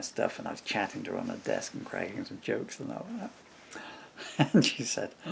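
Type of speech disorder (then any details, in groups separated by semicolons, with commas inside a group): Severe bulbar dysarthria; progressive bulbar palsy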